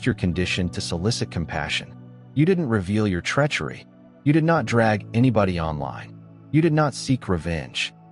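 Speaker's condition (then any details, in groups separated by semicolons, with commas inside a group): No condition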